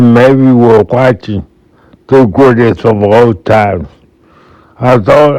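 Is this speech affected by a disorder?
Yes: multiple sclerosis.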